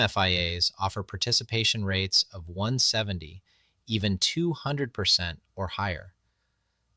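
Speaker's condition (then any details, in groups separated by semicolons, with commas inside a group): No condition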